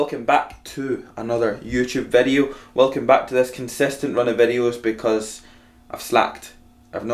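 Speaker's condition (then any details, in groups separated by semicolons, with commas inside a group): No condition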